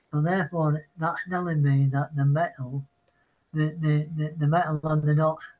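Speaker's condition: Parkinson's; citing Parkinson's

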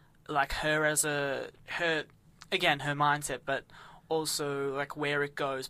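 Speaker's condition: No condition

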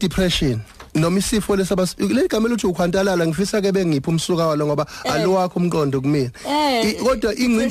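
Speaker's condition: No condition

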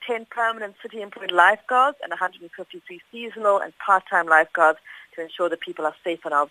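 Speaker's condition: No condition

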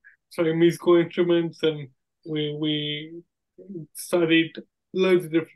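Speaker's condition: Cerebral palsy; wheelchair user

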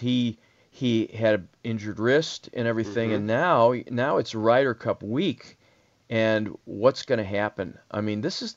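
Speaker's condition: No condition

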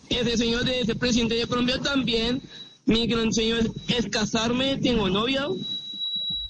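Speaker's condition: Down syndrome; 24 years old

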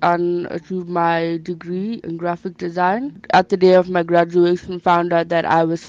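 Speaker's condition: Bilateral sensorineural hearing loss; onset age 4 after mumps complications, both auditory nerves dead, failed nerve repair, four grommet surgeries, large ear-worn device; speech not fully clear and never was, ongoing speech therapy growing up, speaks rather than signs

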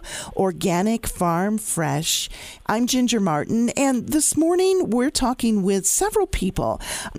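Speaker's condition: No condition

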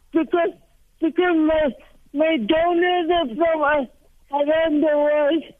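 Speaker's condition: Cerebral palsy; unable to walk

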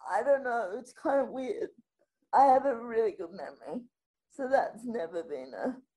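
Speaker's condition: Spastic quadriplegic cerebral palsy; affects all of daily life

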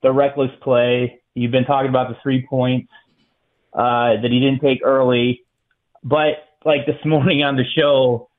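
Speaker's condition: No condition

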